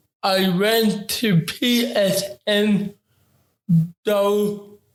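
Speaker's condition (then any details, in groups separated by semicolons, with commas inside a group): Ataxic cerebral palsy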